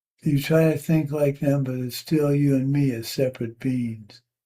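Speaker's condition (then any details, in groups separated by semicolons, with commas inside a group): Parkinson's; tremor varies day to day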